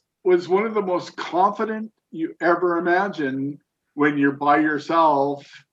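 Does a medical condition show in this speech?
No.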